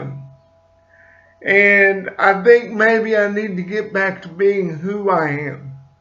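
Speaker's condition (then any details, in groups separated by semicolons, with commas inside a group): Cerebral palsy; slight speech impediment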